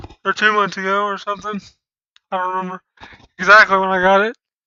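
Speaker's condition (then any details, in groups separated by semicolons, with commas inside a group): Cerebral palsy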